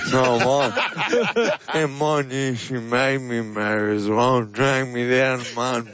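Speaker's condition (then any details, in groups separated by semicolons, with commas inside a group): Motor neurone disease; deteriorating quickly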